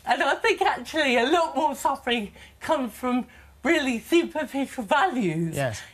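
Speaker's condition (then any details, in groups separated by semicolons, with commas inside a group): Cerebral palsy; present from birth, unsteady balance; diagnosed at age 2; affects speech and walking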